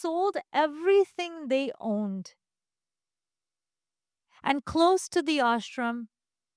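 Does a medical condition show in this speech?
No.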